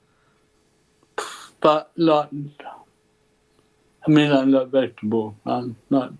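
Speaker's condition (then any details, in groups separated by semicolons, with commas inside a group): Cerebral palsy; ataxic type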